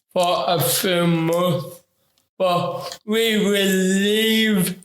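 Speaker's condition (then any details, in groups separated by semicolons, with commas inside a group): Ataxic cerebral palsy; affects talking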